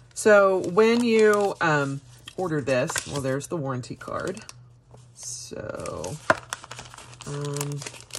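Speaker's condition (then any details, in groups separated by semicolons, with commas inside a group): No condition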